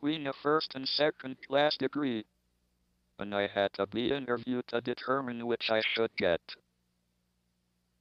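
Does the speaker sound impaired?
Yes: ALS, through a speech-generating device; motor neuron disease, diagnosed shortly after 21st birthday, no cure or therapy offered, given 2.5 years.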